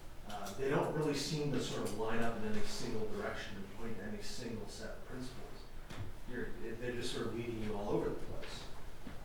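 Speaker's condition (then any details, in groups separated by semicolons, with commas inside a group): No condition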